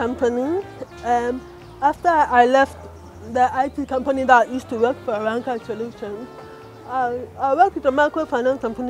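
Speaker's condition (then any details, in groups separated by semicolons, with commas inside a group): Cerebral palsy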